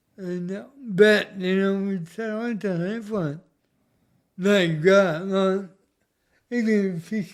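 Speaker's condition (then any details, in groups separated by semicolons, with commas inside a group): Cerebral palsy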